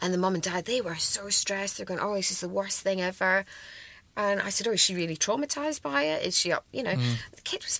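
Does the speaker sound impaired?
No.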